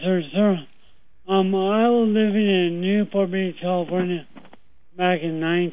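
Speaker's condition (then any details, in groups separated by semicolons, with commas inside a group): Traumatic brain injury, dysarthria; passenger in head-on Porsche crash in California, boss driving 70 mph, 12-day coma; left-sided traumatic brain injury, head hit windshield; dysarthric speech impediment, sober speech mistaken for drunkenness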